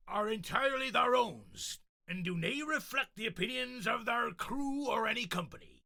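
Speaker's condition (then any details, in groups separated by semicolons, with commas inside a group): No condition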